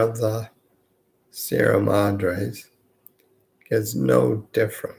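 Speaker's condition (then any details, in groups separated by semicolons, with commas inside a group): Multiple sclerosis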